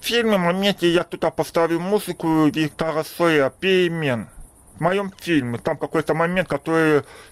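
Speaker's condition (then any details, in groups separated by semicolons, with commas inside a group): Deafness; congenital deafness, reads lips, attended school for deaf, no hearing aid worn in childhood; able to speak despite poor hearing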